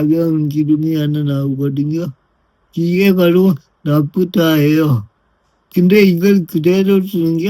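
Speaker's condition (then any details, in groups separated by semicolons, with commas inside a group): Brain lesion disability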